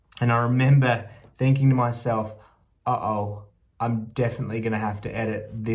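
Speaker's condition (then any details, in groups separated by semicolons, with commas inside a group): No condition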